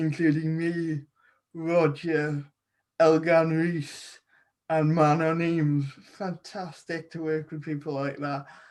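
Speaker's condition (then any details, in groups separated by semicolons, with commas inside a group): Cerebral palsy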